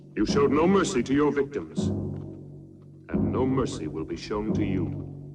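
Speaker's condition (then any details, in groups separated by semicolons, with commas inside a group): No condition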